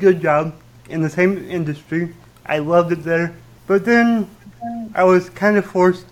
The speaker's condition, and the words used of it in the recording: Stuttering. So there's some words that I have a hard time with, and I know what they are.